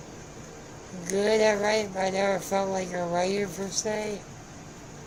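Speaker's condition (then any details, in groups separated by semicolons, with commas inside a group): Spinal muscular atrophy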